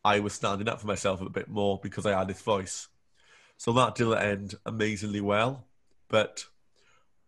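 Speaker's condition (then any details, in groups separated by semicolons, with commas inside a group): No condition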